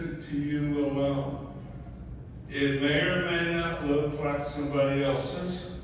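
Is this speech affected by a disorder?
Yes: ALS; mainly right side and both legs.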